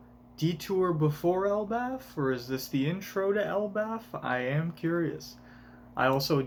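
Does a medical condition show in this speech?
No.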